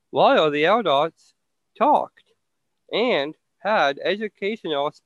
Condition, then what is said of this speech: Down syndrome. Well, I think you communicate very clearly. You're a very great speaker.